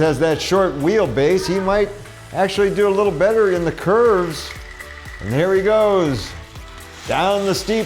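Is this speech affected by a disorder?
No.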